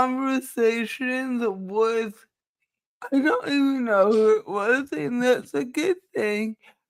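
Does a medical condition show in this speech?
Yes: cerebral palsy.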